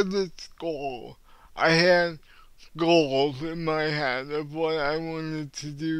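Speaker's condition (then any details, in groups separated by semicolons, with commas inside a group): Cerebral palsy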